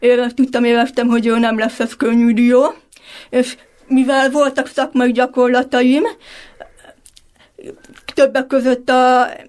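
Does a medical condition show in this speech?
Yes: deafblindness (hearing impairment); telescope from Mária Utca eye clinic.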